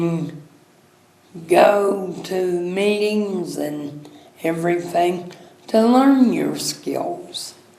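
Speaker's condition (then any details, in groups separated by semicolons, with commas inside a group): Cerebral palsy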